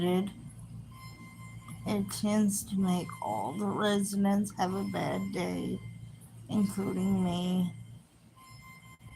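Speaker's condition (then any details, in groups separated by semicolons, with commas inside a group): Cerebral palsy; head often turned sideways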